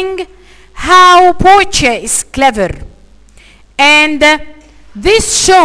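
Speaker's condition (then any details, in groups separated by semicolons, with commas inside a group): No condition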